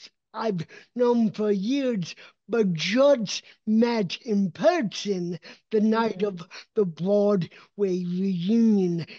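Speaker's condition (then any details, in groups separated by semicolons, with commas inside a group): Cerebral palsy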